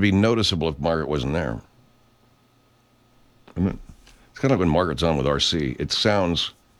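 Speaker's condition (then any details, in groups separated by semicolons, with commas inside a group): No condition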